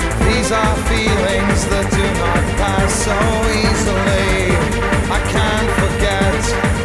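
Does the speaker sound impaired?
No.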